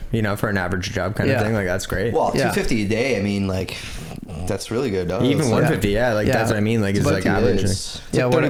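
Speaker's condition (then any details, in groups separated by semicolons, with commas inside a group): No condition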